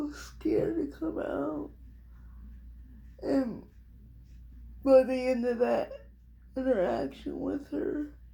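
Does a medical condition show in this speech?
Yes: cerebral palsy; from birth, all body parts, dystonia in hands; diagnosed at 6 months, possibly level 4-5, wheelchair, braces; speech somewhat affected.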